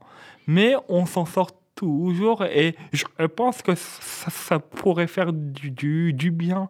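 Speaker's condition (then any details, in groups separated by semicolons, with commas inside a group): Stuttering; stuttering since age 4; repeated sounds, prolonged sounds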